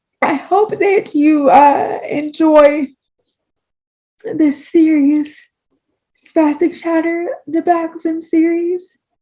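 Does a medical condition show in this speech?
Yes: cerebral palsy, spastic, mild.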